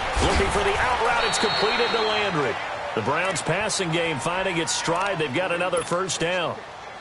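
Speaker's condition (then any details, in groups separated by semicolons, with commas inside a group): No condition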